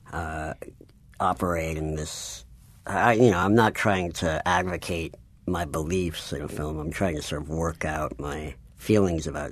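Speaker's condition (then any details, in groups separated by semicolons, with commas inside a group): Cleft palate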